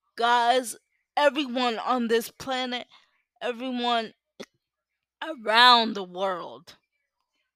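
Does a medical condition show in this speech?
Yes: cerebral palsy.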